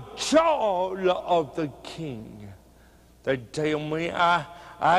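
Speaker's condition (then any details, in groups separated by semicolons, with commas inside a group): Cerebral palsy; speech hard to understand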